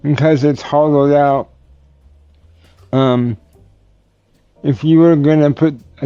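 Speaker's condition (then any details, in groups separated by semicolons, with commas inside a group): Cerebral palsy; tends to mess up words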